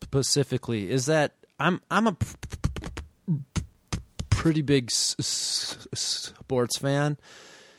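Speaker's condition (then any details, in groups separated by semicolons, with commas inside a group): Stuttering; past therapy with fluency training, avoidance reduction, same therapy as Roisin; tightening during blocks, struggle in technical talk, can modify stutter; repeated sounds, repeated words, prolonged sounds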